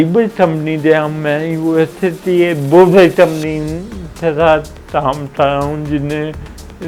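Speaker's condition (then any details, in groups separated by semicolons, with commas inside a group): Cerebral palsy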